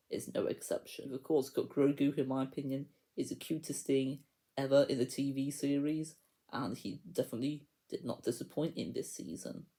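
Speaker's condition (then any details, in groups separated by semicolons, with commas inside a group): No condition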